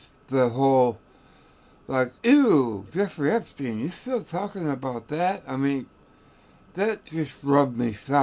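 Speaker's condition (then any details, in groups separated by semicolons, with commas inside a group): Tongue cancer; radiation-treated tongue cancer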